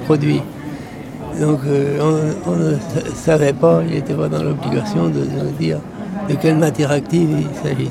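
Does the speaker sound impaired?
Yes: Parkinson's disease; pesticide exposure over 27 years at Coralis Cooperative, skin and inhalation, weakened bones, pronounced stooped posture; no teeth left due to bone weakening.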